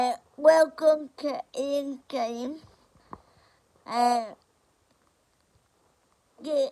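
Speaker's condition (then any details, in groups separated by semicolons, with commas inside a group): Cerebral palsy; cerebral palsy, all four limbs, cannot walk, wheelchair; full-time wheelchair use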